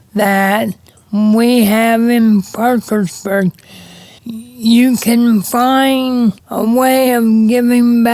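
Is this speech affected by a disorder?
Yes: cerebral palsy.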